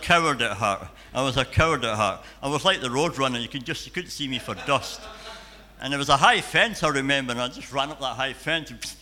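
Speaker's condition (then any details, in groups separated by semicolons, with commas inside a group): Cleft palate and cleft lip; frequent childhood hospital stays at dental hospital in Edinburgh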